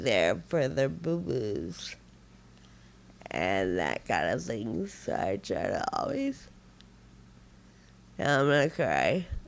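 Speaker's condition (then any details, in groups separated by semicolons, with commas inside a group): Friedreich ataxia, severe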